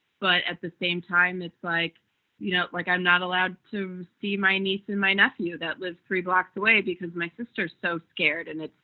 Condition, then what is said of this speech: No condition.